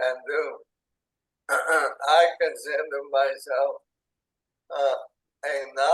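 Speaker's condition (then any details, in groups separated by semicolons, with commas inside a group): ALS; onset in hands and arms, tracheostomy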